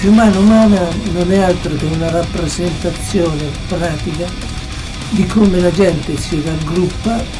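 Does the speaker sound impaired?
Yes: Parkinson's disease; approaching final stage.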